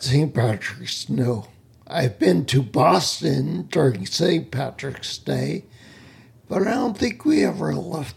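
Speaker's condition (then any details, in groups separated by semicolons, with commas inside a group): Spinocerebellar ataxia; speech impediment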